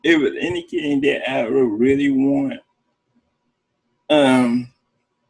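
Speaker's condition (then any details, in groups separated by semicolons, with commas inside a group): Cerebral palsy; from birth; speech therapy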